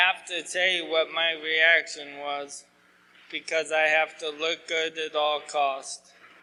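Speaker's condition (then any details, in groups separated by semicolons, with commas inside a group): ALS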